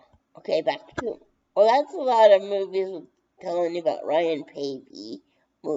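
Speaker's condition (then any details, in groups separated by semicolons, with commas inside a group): Brain injury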